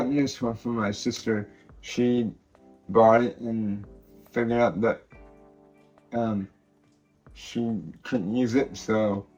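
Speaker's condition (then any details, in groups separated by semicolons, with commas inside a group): Cerebral palsy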